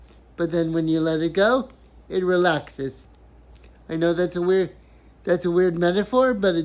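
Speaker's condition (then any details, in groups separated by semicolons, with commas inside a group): Cerebral palsy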